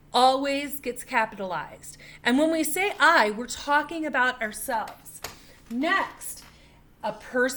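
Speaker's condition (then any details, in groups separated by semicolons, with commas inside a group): No condition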